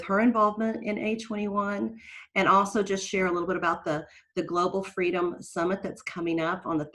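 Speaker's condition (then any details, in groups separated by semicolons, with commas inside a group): No condition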